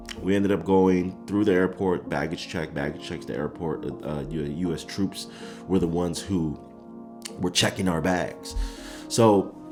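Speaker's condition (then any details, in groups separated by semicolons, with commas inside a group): No condition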